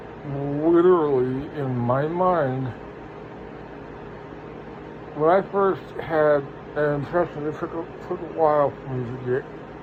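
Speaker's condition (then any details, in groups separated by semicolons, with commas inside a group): Parkinson's; speech impediment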